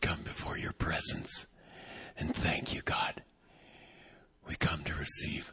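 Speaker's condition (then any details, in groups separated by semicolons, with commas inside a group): Vocal cord paralysis, unilateral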